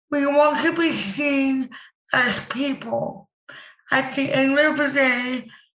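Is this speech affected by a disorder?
Yes: impaired speech; speech disability; described to interpreter as speech disability, does not impede speaking.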